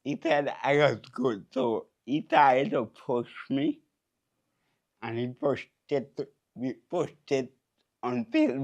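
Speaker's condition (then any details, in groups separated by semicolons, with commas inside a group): Cerebral palsy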